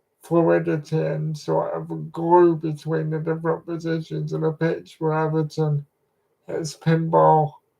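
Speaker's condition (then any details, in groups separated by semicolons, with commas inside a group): Cerebral palsy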